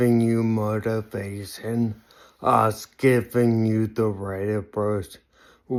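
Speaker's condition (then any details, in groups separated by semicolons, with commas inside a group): Ataxia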